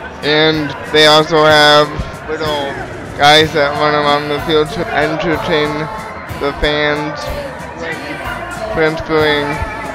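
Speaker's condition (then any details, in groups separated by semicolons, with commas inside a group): Cerebral palsy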